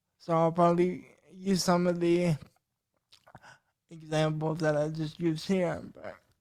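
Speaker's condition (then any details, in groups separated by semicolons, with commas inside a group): Cerebral palsy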